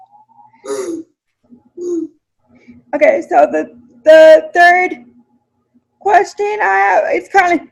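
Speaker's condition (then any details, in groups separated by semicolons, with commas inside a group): Cerebral palsy, spastic, mild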